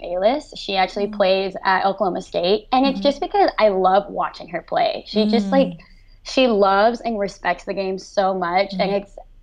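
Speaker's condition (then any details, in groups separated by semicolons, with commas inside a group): Cleft lip and palate, severe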